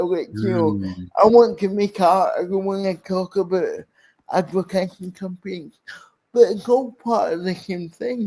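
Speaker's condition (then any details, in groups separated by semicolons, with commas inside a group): Cerebral palsy; speech impairment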